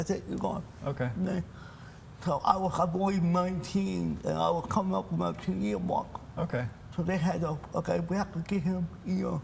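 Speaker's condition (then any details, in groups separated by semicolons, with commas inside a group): Cerebral palsy; from birth; speech impairment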